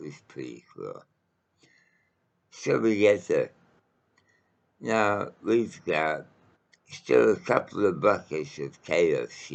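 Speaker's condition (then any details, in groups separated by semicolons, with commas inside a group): Mouth cancer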